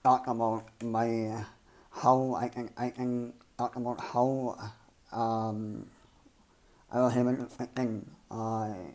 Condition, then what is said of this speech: Cleft palate. And uh, due to which over the years you develop uh, a very different way of uh, speaking,